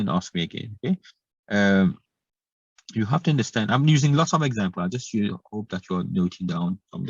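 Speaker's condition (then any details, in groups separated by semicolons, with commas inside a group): No condition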